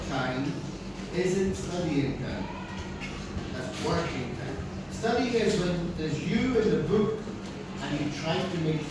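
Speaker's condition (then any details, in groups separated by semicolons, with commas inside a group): No condition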